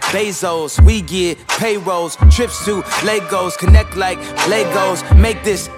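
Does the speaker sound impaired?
No.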